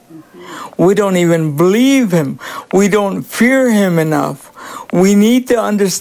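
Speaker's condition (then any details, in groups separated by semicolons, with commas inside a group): Cerebral palsy; cerebral palsy from birth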